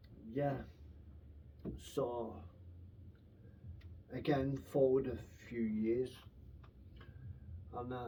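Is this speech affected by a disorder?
Yes: brain infection with surgery.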